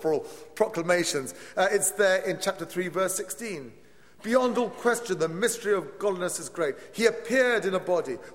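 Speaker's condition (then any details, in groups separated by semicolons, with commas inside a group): No condition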